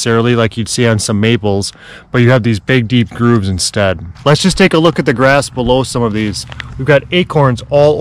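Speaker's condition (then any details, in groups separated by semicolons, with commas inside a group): No condition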